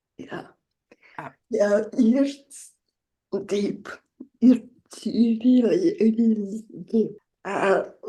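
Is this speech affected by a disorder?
Yes: generalized dystonia.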